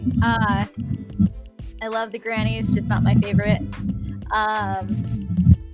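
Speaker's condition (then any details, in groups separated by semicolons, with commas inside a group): No condition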